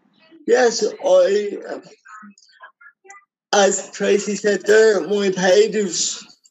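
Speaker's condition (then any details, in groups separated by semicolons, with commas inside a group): Cerebral palsy; cerebral palsy from lack of oxygen to brain at birth, affects mobility; can speak for himself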